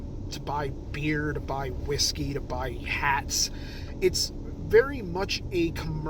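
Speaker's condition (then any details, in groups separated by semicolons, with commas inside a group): No condition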